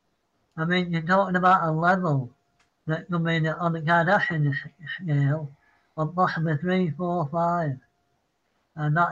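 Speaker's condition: Parkinson's; citing Parkinson's

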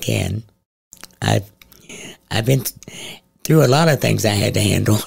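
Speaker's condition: Head and neck cancer; stage 4 cancer into voice box from acid reflux, 36 throat radiations, chemotherapy at Gunderson; voice a little scratchy, never needed shots to swallow during chemotherapy

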